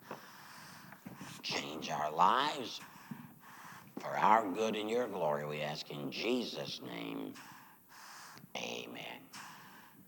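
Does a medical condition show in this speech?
Yes: laryngectomy; chemo and radiation.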